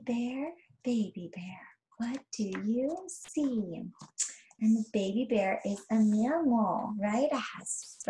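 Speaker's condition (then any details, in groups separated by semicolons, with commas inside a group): No condition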